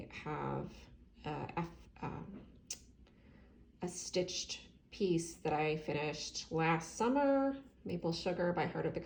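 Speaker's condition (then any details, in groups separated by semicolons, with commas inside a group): No condition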